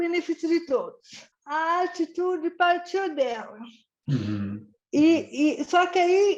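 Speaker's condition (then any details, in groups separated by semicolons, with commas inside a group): Cerebral palsy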